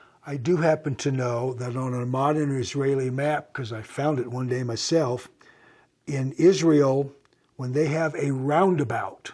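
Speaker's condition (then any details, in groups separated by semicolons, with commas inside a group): No condition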